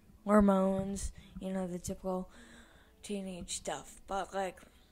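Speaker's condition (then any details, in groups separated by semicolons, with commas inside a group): Cerebral palsy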